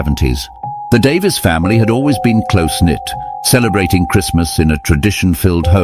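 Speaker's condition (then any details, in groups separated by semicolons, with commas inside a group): No condition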